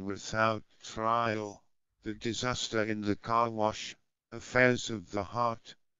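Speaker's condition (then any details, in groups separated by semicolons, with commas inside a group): Bulbar onset motor neurone disease, speech-generating device; bulbar onset, tongue, lips, mouth, throat muscles affected; about two years since onset, weakening balance and strength, tube-fed; cannot speak, uses synthetic voice from recorded phrases, no oral eating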